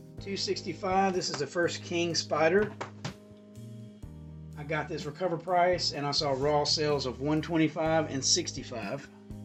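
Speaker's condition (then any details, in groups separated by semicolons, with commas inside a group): No condition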